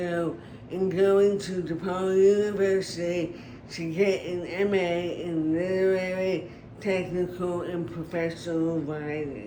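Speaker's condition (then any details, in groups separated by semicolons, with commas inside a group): Brain injury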